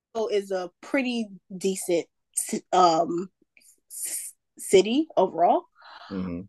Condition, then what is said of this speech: Stuttering. And like, I just never want other people to think that I like don't know what I'm talking about, but like I can't help my stutter, right?